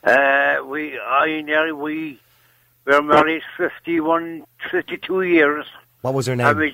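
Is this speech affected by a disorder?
Yes: Parkinson's; Parkinson's with dementia, loses balance.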